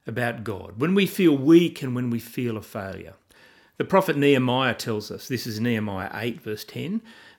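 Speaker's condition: No condition

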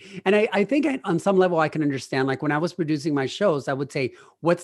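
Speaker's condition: No condition

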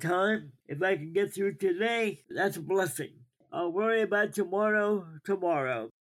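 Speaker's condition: Cerebral palsy; learned walking with braces

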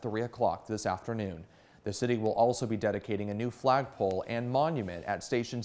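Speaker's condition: No condition

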